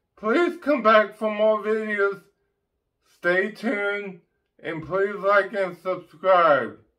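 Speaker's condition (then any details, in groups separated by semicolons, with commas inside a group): Ataxic cerebral palsy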